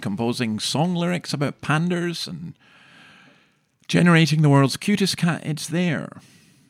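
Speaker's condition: No condition

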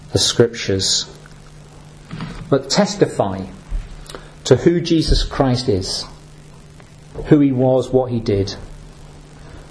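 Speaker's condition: No condition

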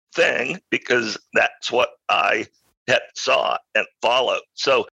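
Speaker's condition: Spasmodic dysphonia; no known cause or cure

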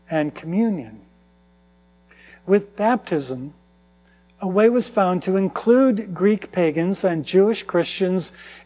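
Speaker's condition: No condition

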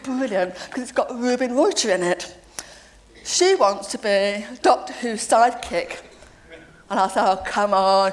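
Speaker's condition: Deafness; deaf since age seven

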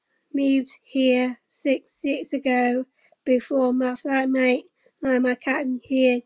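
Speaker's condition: Down syndrome; since infancy, hole in heart, heart surgery at nine months, wires for heart

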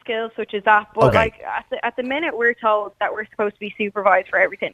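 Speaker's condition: No condition

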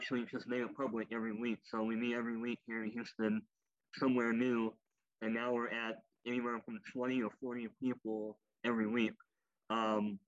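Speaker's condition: Cleft lip and palate, popliteal pterygium syndrome

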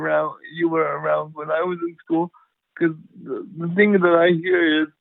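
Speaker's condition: Cerebral palsy; uses voice very well, Siri voice texting on iPhone works with practice, sometimes misrecognized words

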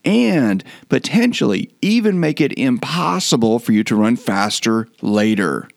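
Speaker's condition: No condition

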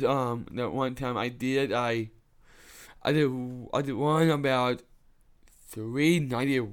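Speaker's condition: Down syndrome; 26 years old; on DS diet with Dr. Jenny Kimes over a year, brain supplements, fish oil; supplements and fish oil reportedly helping talking, less need to repeat, more confident

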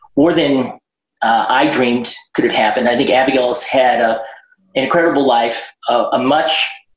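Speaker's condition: No condition

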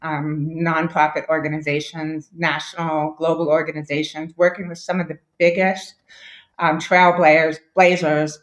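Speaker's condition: Deafness; two cochlear implants after Esteem battery died at 10 years

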